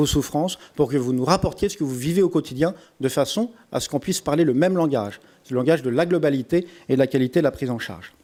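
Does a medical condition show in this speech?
No.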